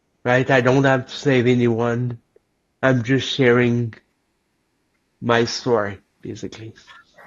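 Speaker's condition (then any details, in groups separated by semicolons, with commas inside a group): Cerebral palsy; lifelong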